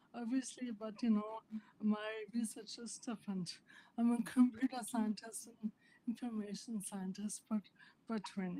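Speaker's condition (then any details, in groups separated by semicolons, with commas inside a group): Primary lateral sclerosis; speech sounded different, like drunk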